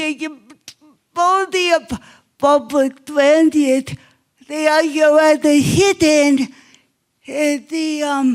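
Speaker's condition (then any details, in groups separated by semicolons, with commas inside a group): Cerebral palsy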